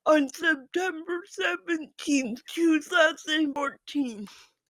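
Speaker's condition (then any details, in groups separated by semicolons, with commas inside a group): Physical speech impairment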